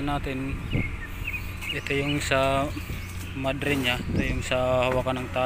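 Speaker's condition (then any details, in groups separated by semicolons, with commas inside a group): No condition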